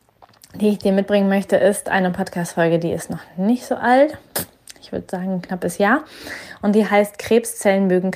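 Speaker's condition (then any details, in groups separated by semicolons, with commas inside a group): No condition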